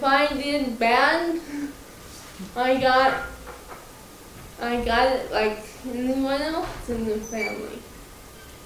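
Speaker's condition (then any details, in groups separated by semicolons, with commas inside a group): Cerebral palsy, mild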